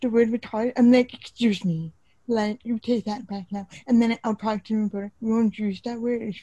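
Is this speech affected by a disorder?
Yes: deaf / hard of hearing, congenital; hard of hearing or deaf since birth; cannot hear anybody during COVID.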